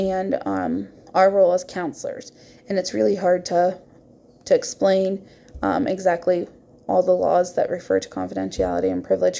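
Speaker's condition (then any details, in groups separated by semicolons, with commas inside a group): No condition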